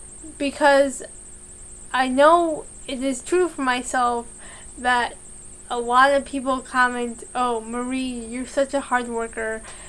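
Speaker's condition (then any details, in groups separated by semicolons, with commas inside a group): Cerebral palsy, mild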